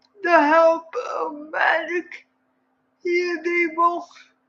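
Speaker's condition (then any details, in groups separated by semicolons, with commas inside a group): Cerebral palsy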